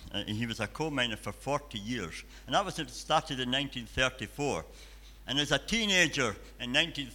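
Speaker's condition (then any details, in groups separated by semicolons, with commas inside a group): Cleft palate and cleft lip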